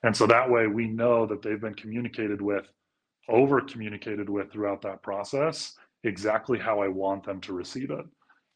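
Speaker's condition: No condition

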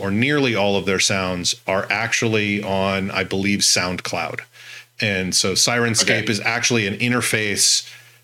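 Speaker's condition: No condition

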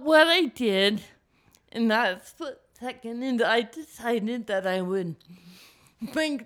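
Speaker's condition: Cerebral palsy; cerebral palsy affects speech, voice sounds different, speaking is hard

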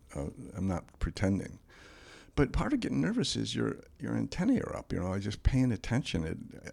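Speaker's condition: No condition

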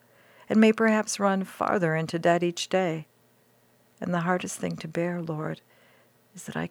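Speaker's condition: No condition

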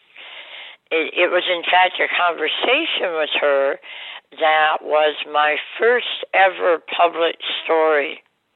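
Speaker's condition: Oral cancer surgery, jaw removal

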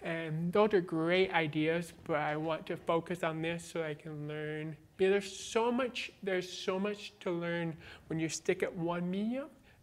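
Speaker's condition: Born deaf, cochlear implant, congenital

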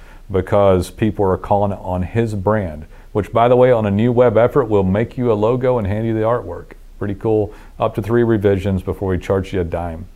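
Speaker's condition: No condition

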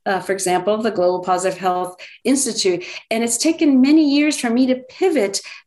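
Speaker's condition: No condition

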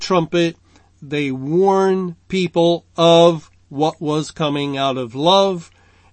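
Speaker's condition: No condition

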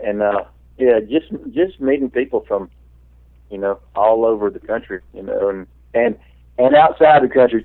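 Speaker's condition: No condition

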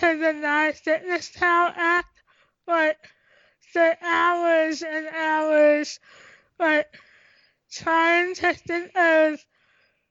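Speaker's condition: Tracheostomy, cystic hygroma of head and neck; age 28, tracheostomy and stomach feeding tube since few days old, breathes through neck tube

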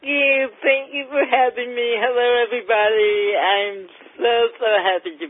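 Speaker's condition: Cerebral palsy, mild

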